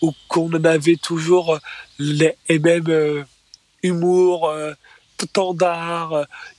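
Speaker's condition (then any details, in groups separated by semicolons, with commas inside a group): Stuttering; stutter identified at age four, first misdiagnosed as Tourette syndrome by psychiatrist in Québec; stuttering in stand-up clip, voice deliberately left unedited; prolonged sounds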